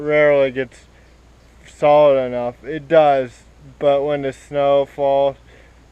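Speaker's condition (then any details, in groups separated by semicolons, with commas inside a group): Cerebral palsy; spastic, affects walking and legs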